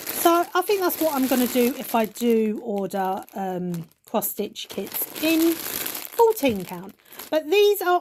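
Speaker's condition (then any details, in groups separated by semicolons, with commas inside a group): No condition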